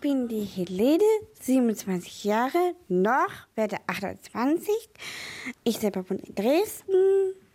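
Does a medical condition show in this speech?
Yes: Down syndrome; trisomy 21, congenital, third copy of chromosome 21, 47 instead of 46 chromosomes.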